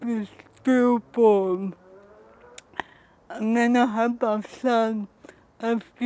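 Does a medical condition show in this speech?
Yes: cerebral palsy; fine motor difficulties, late diagnosis; speech needs patient listeners.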